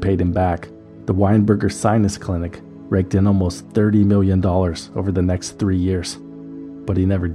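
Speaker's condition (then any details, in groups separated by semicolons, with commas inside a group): No condition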